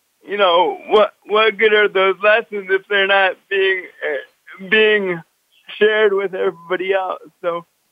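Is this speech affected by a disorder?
Yes: cerebral palsy; brain cannot reliably direct muscles, walks with walker, must consciously control every movement including holding head up; pushed and pulled through triathlon races by father.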